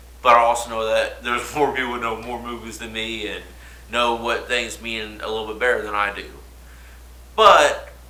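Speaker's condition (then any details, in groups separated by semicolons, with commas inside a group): No condition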